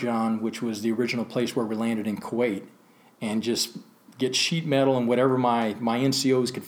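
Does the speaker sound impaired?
No.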